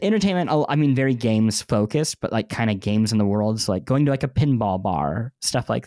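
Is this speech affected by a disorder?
Yes: cleft lip and palate; congenital cleft lip and palate, surgeries most summers of childhood, bandaged, 2-3 months recovery each.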